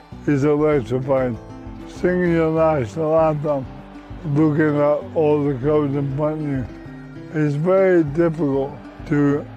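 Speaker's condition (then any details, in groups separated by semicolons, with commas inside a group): Motor neuron disease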